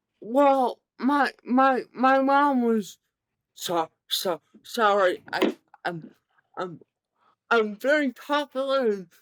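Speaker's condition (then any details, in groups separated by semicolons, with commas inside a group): Cerebral palsy, severe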